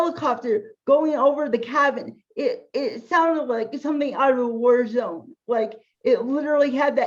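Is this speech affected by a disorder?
Yes: cerebral palsy.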